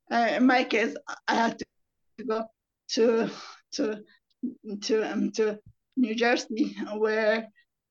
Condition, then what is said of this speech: Stuttering. And I still have a stuttering, so yeah.